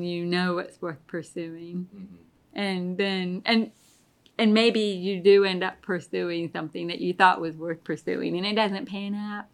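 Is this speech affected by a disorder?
Yes: deafness; relies on hearing aids and lip reading, pretty bad tinnitus.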